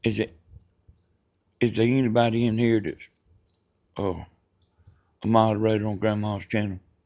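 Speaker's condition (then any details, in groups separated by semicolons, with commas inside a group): Brain bleed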